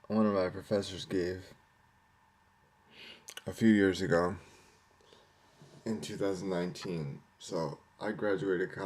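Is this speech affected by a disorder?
Yes: cerebral palsy, spastic.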